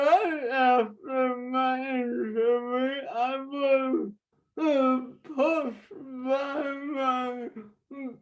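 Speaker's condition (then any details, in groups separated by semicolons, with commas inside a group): Traumatic brain injury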